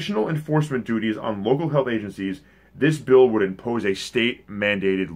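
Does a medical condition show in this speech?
No.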